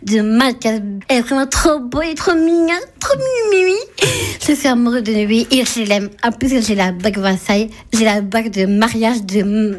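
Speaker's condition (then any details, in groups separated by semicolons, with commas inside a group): Down syndrome; trisomy 21, woman aged 28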